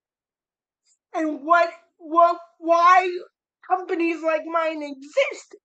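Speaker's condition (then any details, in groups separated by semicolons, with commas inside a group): Cerebral palsy; spastic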